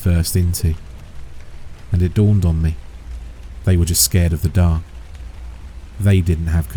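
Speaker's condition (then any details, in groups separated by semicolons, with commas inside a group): No condition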